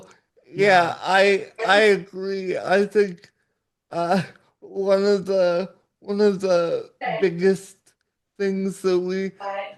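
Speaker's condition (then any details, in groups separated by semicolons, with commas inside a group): Cerebral palsy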